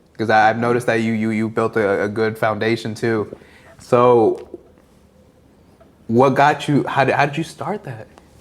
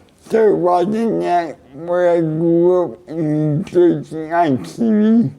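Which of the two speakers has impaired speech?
The second: cerebral palsy.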